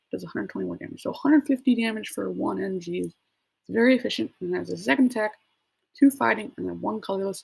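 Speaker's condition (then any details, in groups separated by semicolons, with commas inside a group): No condition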